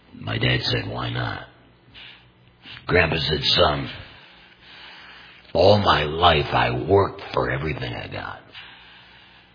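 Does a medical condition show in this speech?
Yes: total laryngectomy, complete laryngectomy, voice prosthesis; complete laryngectomy for larynx cancer.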